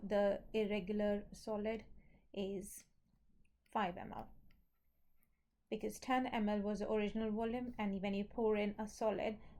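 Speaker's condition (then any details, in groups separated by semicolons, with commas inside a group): No condition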